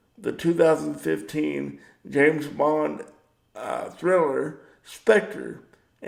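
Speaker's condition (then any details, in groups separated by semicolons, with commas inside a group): Cerebral palsy; power wheelchair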